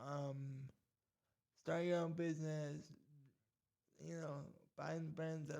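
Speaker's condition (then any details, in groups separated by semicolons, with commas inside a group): Cerebral palsy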